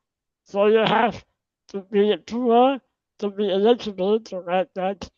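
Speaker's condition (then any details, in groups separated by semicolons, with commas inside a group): Spinal muscular atrophy; from birth, electric wheelchair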